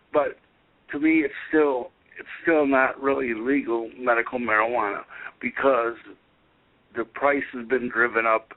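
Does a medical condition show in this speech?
Yes: cerebral palsy; able to speak.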